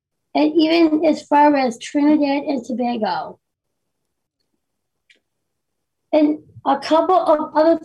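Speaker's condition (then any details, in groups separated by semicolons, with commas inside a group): Down syndrome; voice donated to Google project understood to train Google personal assistants to recognize diverse speakers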